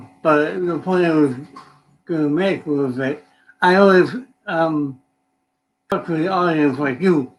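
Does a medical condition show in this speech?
Yes: cerebral palsy; affects speech only.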